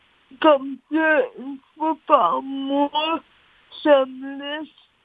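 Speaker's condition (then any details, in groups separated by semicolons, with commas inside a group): Cerebral palsy; speech affected, listeners must pay attention to follow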